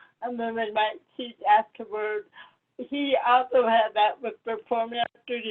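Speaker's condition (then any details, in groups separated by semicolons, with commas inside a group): Cerebral palsy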